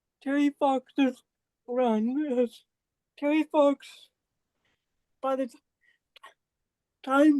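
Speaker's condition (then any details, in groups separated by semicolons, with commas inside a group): Cerebral palsy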